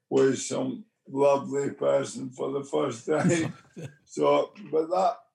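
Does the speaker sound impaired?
Yes: motor neurone disease; onset with left hand weakness, twitching, arm weakness, speech therapists offered.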